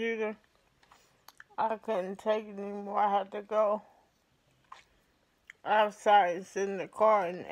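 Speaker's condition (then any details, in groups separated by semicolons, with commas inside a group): ALS; affects hands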